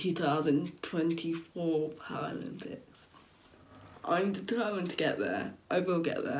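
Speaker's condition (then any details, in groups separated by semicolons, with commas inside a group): Cerebral palsy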